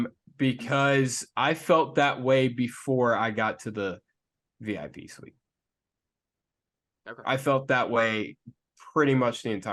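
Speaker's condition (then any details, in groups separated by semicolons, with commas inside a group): No condition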